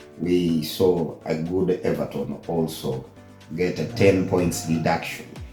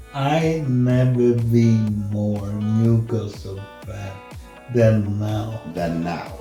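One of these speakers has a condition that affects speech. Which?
The second: multiple sclerosis; progressive form.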